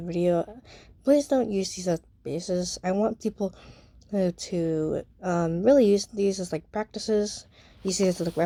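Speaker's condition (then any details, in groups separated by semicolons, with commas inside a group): No condition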